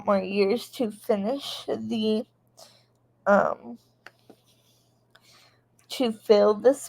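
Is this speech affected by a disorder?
Yes: cerebral palsy.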